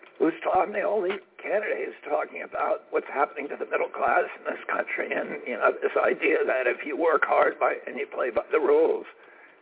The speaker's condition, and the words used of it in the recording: Spasmodic dysphonia. It sounds more than a speech impediment to me.